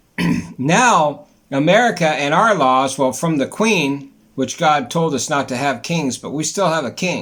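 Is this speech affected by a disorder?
No.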